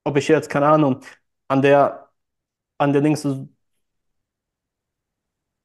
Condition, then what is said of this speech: Stuttering. Also erstmal hier für alle, die das hören oder sehen, wenn es ein bisschen hängt, ist es nicht euer WLAN, das bin ich.